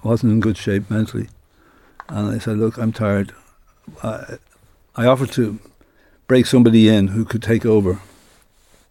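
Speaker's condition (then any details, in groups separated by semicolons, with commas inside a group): Parkinson's disease; diagnosed about 10 years ago, progressive, expected to worsen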